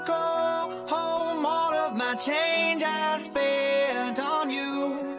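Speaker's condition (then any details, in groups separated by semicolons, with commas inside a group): No condition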